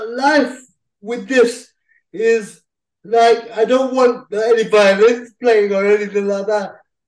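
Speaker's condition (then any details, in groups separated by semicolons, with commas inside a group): Cerebral palsy; cerebral palsy since childhood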